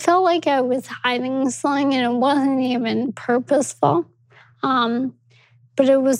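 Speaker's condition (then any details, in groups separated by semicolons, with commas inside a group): ALS; progressive degenerative muscle disease, leg symptom onset, diagnosed at 29 by Dr. Neil Schneider, Columbia; age 30, several years since onset, one medication available; speech affected by ALS, noticeable on podcasts and shows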